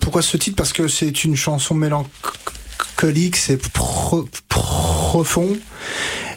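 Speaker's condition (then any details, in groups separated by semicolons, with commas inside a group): Stuttering; stuttering since age 5-6, severe from 5 to 20, no therapy in childhood; age 33, years of speech therapy with stuttering specialist from age 20, fluency techniques; blocks and repetitions now, formerly could not say a sentence without blocking; repeated sounds, prolonged sounds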